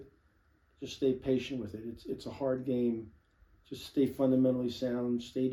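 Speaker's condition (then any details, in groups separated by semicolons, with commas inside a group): No condition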